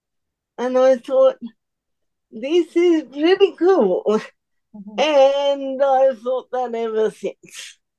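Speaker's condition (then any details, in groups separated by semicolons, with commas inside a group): Cerebral palsy; uses wheelchair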